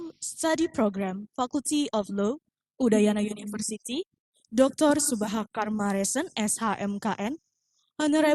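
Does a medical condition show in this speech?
No.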